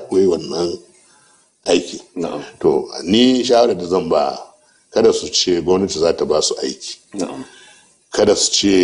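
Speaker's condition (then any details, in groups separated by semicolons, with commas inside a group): No condition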